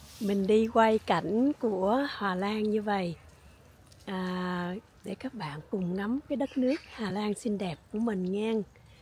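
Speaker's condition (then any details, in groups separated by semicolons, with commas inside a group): No condition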